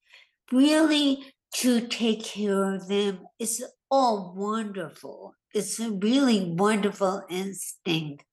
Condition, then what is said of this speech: Stroke. But even now, my brain works a lot faster than my tongue does.